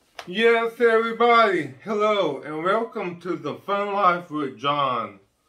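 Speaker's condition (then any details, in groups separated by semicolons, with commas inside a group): Ataxic cerebral palsy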